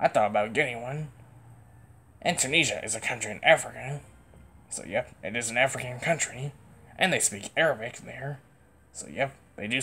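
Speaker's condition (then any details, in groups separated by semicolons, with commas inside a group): No condition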